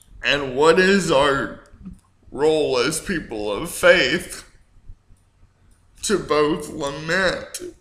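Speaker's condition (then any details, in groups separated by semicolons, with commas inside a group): Cerebral palsy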